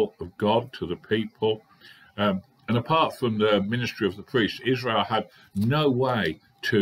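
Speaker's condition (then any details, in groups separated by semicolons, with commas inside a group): No condition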